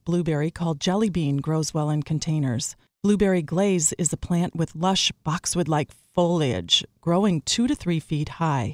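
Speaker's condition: No condition

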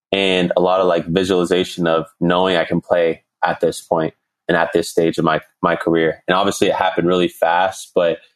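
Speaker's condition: No condition

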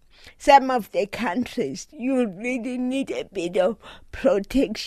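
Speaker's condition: Cerebral palsy; recently summited Kilimanjaro

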